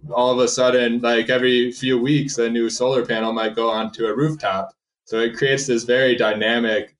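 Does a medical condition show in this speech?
No.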